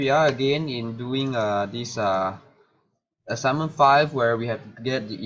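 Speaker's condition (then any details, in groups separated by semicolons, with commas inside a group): No condition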